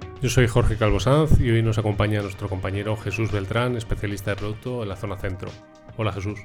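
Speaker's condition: No condition

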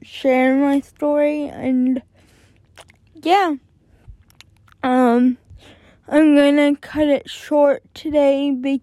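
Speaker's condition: Cerebral palsy; born addicted

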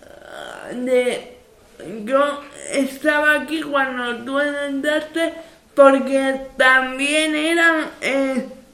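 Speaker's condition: Cerebral palsy; attends Atenpace day centre

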